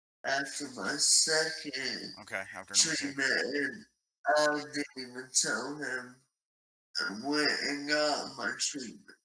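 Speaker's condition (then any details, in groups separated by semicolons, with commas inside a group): ALS; very aggressive fast-progressing form, fasciculations in calves and quads; about one year since diagnosis, stem cell trial, progressing; swallowing and breathing changes, nasal voice since onset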